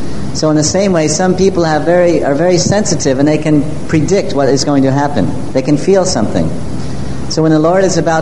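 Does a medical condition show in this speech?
No.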